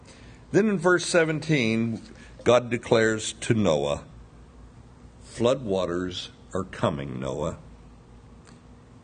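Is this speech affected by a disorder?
No.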